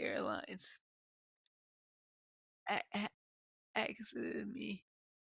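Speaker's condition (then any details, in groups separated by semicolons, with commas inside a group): Multiple sclerosis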